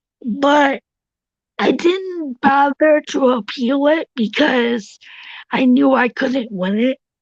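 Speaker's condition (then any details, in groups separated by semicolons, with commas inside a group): Cerebral palsy; tracheotomy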